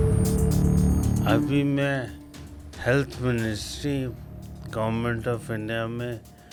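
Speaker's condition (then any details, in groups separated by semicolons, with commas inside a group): Coma after road accident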